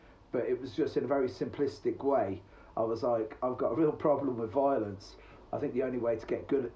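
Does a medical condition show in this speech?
No.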